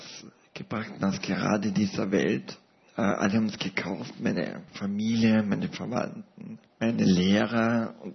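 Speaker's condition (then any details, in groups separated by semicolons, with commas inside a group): Paralysis with ventilator dependence; lives with ventilator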